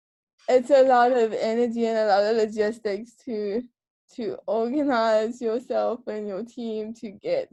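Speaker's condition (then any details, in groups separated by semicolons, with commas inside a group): Cerebral palsy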